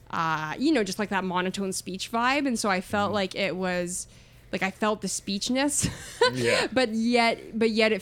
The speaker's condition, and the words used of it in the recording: None; typical speech.